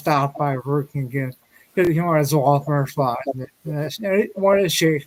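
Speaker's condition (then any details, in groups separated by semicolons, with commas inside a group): Ataxia; may slur speech, may sound drunk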